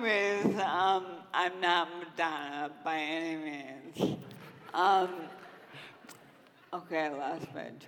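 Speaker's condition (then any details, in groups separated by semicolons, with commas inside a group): Friedreich's ataxia; wall-supported gait then wheelchair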